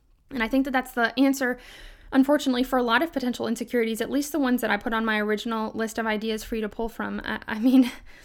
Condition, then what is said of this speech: None; typical speech.